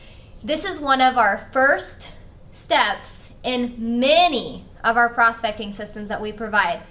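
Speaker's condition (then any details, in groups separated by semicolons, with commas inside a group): No condition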